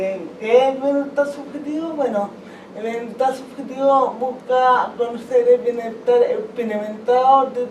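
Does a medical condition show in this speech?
Yes: cerebral palsy.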